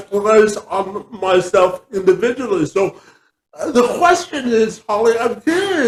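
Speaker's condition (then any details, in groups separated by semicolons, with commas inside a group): Cerebral palsy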